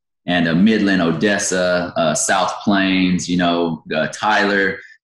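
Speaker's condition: No condition

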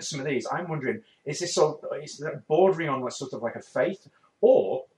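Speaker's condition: No condition

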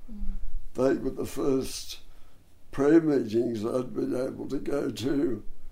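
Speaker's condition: Dystonia and cerebral palsy; bronchial asthma

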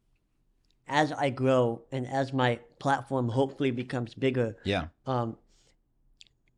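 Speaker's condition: Cleft lip and palate; latest surgery

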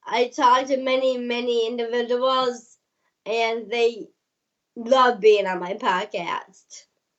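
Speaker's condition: Down syndrome

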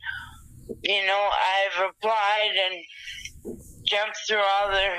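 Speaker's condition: Dysarthria after stroke, thalamic hemorrhage; stiffness

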